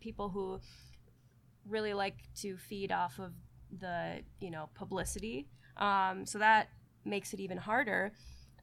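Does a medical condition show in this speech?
No.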